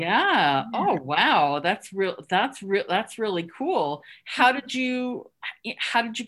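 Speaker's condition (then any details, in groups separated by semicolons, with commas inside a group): Stuttering; stuttering since early childhood, long covert period of hiding it after father's and teacher's negative reactions; formerly hid stuttering by not talking, substituting words, editing speech in advance; repeated sounds, repeated words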